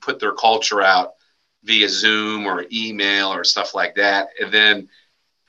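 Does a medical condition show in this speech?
No.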